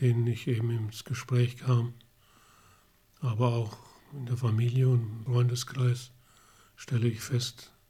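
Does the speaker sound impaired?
Yes: Parkinson's disease; Parkinson's disease diagnosed 2 years ago, dopamine-replacement medication; listeners often ask for repetition; less clear articulation, difficulty formulating, insufficient loudness.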